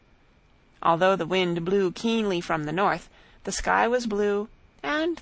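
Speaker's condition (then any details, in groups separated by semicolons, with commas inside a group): No condition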